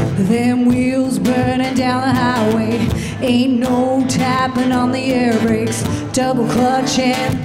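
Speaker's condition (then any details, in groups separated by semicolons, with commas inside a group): No condition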